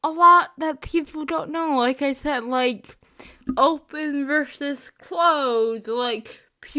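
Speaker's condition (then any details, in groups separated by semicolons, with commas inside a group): Spastic cerebral palsy, mixed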